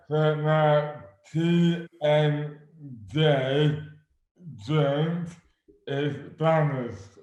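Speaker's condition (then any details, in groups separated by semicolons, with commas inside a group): Dystonia; affects hands and speech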